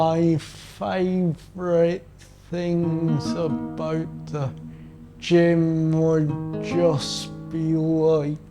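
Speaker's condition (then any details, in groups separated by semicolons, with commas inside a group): Acquired brain injury; car accident, severe arm tremor, affected hand unused; 7 years since injury, tremor worsened, medications ineffective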